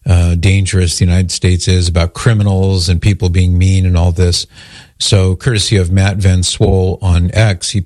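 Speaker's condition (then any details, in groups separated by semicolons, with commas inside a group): No condition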